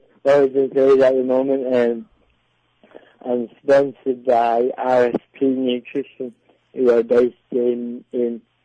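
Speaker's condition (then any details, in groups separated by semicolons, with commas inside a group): Cerebral palsy; predicted never to talk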